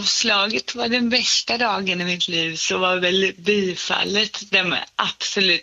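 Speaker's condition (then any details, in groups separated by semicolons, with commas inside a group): Cerebral palsy; congenital, motor function affected throughout body, walks and stands, somewhat poorer balance; speech slightly affected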